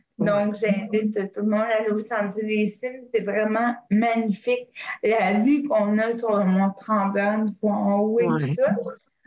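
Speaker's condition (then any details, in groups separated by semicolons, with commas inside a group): Cerebral palsy; affects voice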